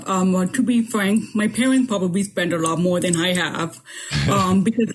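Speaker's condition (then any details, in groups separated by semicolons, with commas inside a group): Profound deafness; 98% hearing loss, grew up with hearing aids, cochlear implant candidate; uses hearing aids, lip reads, closed captioning on screen during this virtual talk; speaks well per others, about 10 years of speech therapy, makes sense of auditory cues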